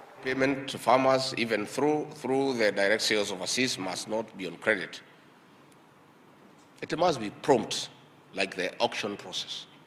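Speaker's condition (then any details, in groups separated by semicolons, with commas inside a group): No condition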